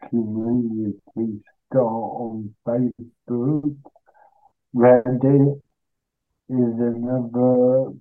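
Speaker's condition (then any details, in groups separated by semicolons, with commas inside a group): Cerebral palsy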